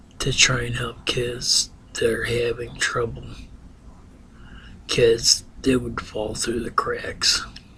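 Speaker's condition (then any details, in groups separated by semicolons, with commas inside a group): Ataxia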